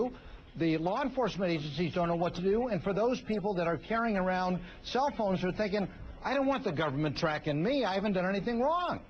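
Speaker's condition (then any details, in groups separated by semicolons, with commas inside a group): No condition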